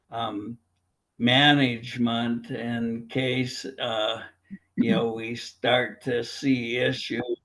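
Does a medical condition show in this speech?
Yes: primary lateral sclerosis, bulbar onset.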